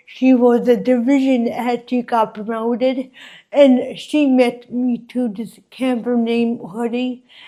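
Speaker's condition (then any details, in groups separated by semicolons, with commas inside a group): Cerebral palsy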